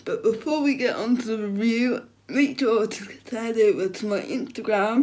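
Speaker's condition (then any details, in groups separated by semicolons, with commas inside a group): Cerebral palsy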